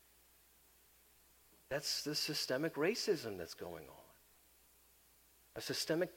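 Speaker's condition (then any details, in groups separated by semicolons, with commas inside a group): No condition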